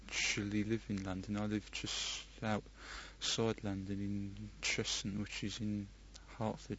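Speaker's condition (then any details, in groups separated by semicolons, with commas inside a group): Stammer; family history of uncle who stammered when younger; stammers sometimes with coworkers, sometimes fluent, not much of a problem at work; varies a lot with circumstances, worse under stress, good and bad periods; blocks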